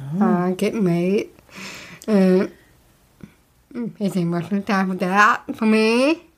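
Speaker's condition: Down syndrome; speech therapy when young, speech therapist miss leah

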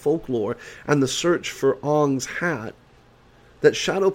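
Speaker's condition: No condition

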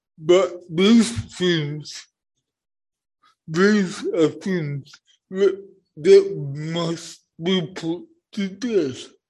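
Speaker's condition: Cerebral palsy; born not breathing

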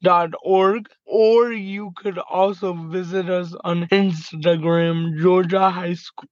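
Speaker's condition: Cerebral palsy, mild

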